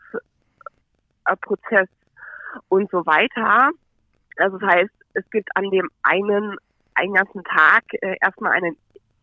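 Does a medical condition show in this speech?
Yes: stuttering; persistent stuttering with fluent and harder phases, joined Stotterer Selbsthilfe relatively early; currently fairly fluent phase, audible on phone call; always present, sometimes hits limits, takes longer, more with group speaking, English online seminars hardest; here repeated sounds.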